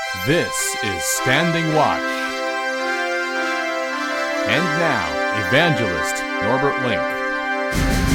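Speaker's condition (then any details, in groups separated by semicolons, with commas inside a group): No condition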